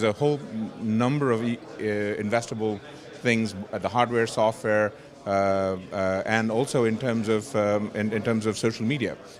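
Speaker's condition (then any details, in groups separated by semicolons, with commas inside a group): No condition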